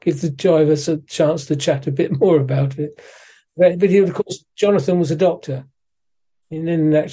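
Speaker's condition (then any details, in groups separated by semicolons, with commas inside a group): Parkinson's disease; suspected for a while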